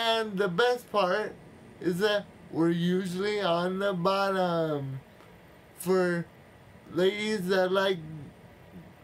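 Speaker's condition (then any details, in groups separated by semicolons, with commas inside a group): Cerebral palsy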